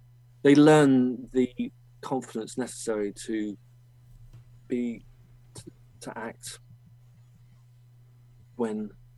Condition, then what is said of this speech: Stuttering. Yeah, and that really helped my stutter, because the more I practiced the words, the less I stuttered,